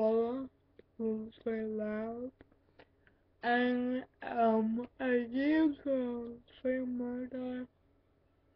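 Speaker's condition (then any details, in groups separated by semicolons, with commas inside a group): Cerebral palsy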